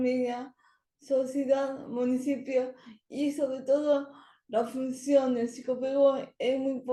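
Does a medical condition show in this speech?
Yes: cerebral palsy; speech not very good.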